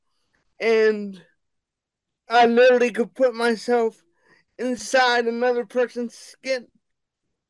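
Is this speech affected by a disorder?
Yes: cerebral palsy; wheelchair bound.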